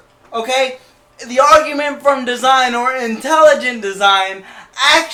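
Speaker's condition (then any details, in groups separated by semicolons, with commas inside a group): Cerebral palsy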